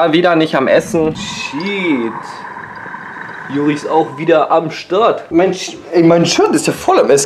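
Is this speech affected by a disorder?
No.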